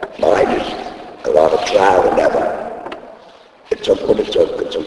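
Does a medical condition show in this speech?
Yes: laryngectomy; voice box removed by operation.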